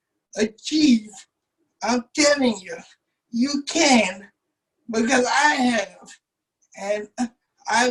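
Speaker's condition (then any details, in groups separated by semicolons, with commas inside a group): Cerebral palsy; uses wheelchair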